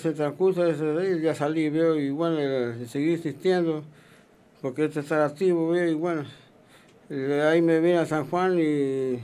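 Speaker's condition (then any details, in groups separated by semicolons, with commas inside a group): Parkinson's disease; could not walk or eat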